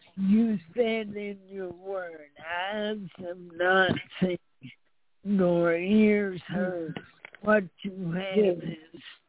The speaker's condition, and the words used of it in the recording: Stroke. Yes, and I hear the change in her voice.